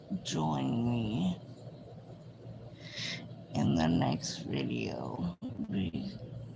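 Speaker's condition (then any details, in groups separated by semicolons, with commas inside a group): Cerebral palsy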